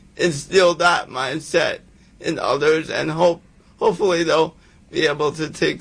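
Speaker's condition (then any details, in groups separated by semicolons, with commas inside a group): Cerebral palsy; congenital, physical disability, hand visibly affected, unable to play mainstream sports as child, attended Viscardi School; sought better speaking for play-by-play, attended Toastmasters, hired speaking coach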